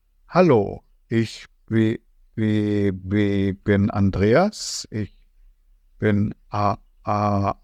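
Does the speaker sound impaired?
Yes: stuttering; stuttering since earliest memory, speech fluency work as part of coping; frequent and severe stuttering at age 48; aims to handle stuttering moments well rather than eliminate them; here repeated sounds, prolonged sounds, blocks.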